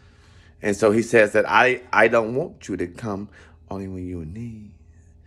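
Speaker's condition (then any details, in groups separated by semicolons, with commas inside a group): No condition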